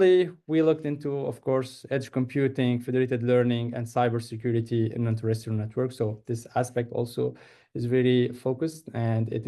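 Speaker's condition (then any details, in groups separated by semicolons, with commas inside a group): No condition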